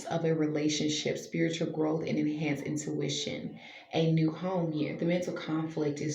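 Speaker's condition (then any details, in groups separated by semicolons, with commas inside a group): No condition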